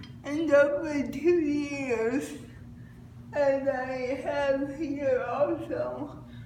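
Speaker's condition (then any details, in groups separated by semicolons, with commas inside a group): Cerebral palsy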